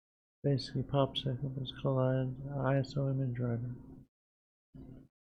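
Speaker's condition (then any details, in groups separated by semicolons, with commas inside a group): Parkinson's disease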